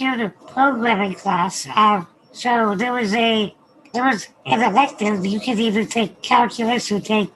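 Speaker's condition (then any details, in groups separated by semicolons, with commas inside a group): Spinal muscular atrophy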